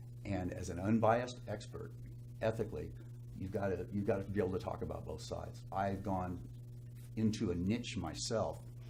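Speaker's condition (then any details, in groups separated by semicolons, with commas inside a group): No condition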